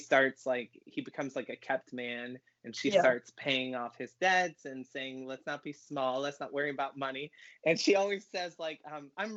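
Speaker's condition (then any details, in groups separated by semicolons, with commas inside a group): No condition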